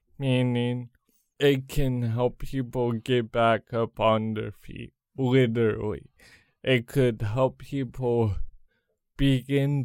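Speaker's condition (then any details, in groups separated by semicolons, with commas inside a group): Cerebral palsy; congenital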